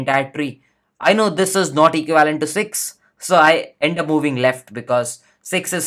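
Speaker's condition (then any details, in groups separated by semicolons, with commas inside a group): No condition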